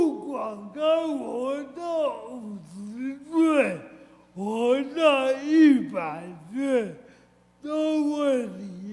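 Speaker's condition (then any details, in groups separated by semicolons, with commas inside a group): Cerebral palsy; severe, walked only at age 8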